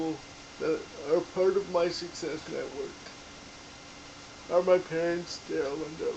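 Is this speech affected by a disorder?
Yes: cerebral palsy; diagnosed in infancy.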